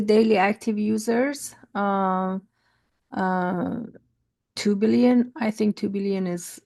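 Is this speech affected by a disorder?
No.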